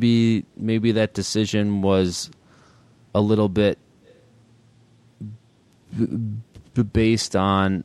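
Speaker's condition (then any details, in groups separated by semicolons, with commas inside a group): Stuttering; past periods of heavy struggle, now less of a barrier; tightening during blocks, struggle in technical talk, can modify stutter; blocks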